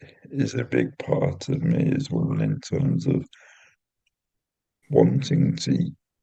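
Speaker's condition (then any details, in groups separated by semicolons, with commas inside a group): Cerebral palsy; intrathecal baclofen pump; neuro physio, occupational therapy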